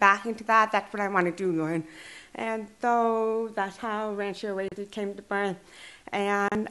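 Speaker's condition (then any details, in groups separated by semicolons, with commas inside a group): Deaf and hard of hearing; since childhood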